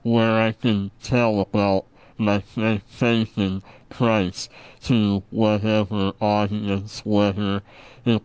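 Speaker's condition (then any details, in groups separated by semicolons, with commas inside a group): Treacher Collins syndrome; congenital genetic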